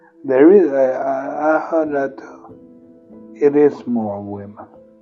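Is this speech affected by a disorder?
Yes: multiple sclerosis; progressive form.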